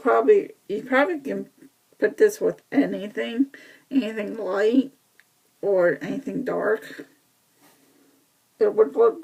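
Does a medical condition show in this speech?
Yes: cerebral palsy.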